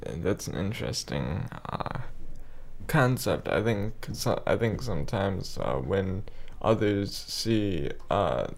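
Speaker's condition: Cerebral palsy, spastic quadriplegia

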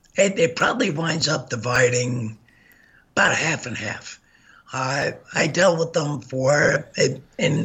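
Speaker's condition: Gunshot injury to voice box; hit spine

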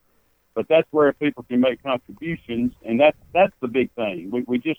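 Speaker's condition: No condition

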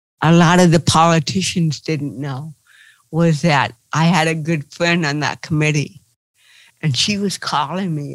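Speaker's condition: Cerebral palsy; past painkiller addiction

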